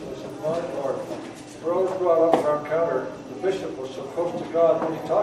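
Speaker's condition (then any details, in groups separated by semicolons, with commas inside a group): No condition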